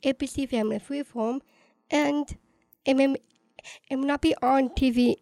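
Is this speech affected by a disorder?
Yes: Down syndrome.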